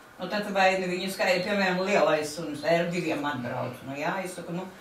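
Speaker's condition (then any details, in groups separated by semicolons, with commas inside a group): No condition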